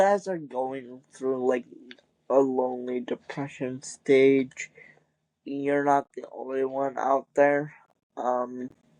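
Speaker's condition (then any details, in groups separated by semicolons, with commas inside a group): Cerebral palsy; wheelchair user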